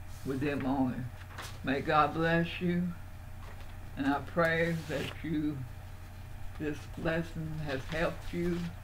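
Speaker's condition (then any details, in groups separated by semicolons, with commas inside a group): Parkinson's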